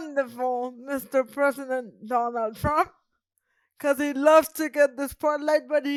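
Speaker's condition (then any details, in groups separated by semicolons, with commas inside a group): Cerebral palsy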